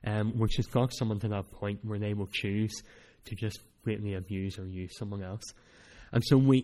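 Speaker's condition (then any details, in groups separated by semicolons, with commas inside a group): Cleft palate; speech not that clear at times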